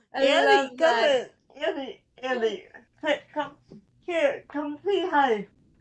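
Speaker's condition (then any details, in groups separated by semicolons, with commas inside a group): Cerebral palsy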